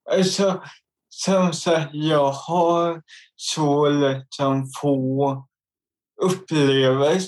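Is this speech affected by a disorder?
Yes: cerebral palsy; motor skills and balance affected, intellect unaffected, involuntary jerks, visible disability.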